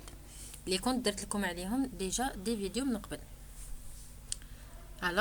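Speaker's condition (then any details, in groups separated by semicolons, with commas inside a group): No condition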